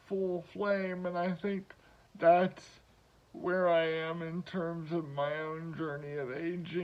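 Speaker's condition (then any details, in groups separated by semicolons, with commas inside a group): Cerebral palsy; speaks slower at times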